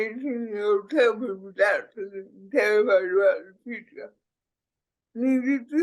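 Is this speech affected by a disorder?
Yes: cerebral palsy; speech impediment.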